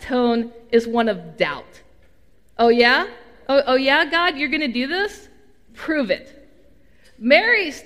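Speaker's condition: No condition

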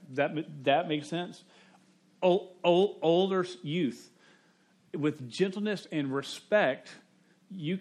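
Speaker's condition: Stutter; long-standing stutter, present over 24 years, once fought calling to teach because unable to talk; gets stuck on words like and or the, substitutes words, trouble saying own name; repeated sounds, repeated words

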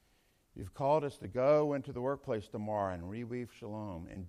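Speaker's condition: No condition

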